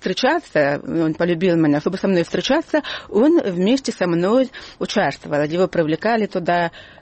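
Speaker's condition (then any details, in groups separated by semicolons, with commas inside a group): Hearing loss, acquired at age 3, hears 20%; hearing lost at age three, medical error over undiagnosed appendicitis, Atikon hearing aids since childhood, learned lip-reading; hears only 20 percent, 80 percent hearing loss; speech preserved thanks to hearing aids but worsened, speaks with accent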